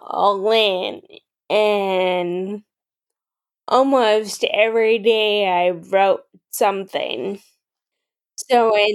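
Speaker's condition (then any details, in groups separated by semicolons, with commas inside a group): Friedreich's ataxia; diagnosed at 17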